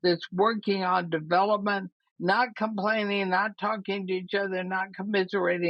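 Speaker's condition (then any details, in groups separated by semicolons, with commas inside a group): ALS; much trouble speaking but intelligible, breathing limits talking time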